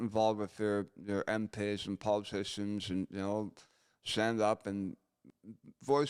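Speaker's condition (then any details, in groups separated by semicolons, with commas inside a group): Gunshot injury to chin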